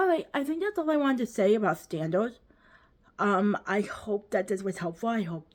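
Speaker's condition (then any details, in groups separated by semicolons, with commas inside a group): Cerebral palsy, quadriplegic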